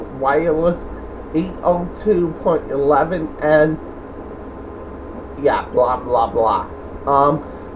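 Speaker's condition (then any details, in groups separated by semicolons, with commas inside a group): Cerebral palsy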